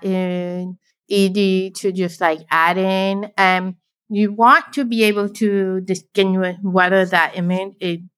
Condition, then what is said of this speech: Deafness. I just sign, it's actually easier for me to sign in my video, because signing and talking, speaking English, are actually two different languages.